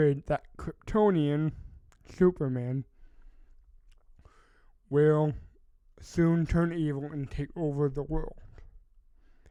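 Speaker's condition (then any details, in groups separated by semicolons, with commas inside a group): Cerebral palsy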